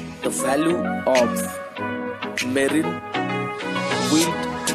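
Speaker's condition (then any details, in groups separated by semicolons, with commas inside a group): No condition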